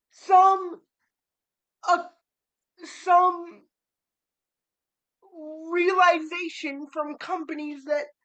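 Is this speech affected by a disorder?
Yes: cerebral palsy; spastic.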